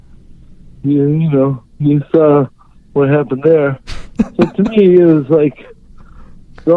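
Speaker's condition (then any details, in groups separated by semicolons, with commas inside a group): Cerebral palsy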